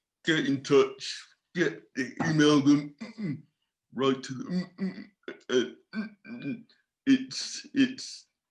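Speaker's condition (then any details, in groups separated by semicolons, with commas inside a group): Cerebral palsy; from birth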